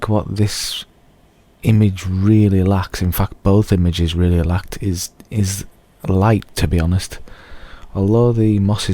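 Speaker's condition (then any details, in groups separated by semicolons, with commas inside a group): No condition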